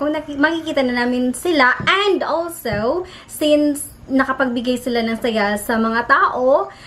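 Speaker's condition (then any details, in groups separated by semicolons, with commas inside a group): No condition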